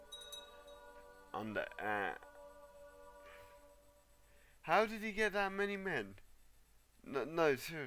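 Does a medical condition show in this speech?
Yes: cerebral palsy.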